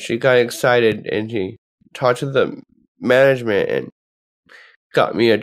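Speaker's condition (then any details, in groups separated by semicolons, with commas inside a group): Down syndrome; present from birth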